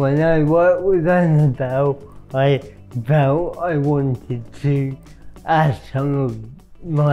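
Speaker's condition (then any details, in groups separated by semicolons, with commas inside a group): Cerebral palsy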